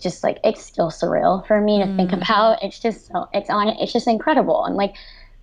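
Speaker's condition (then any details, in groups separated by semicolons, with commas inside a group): Cleft lip and palate; severe cleft lip and palate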